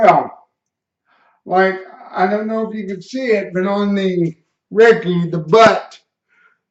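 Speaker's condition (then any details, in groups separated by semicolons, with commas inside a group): Cerebral palsy; slight speech impediment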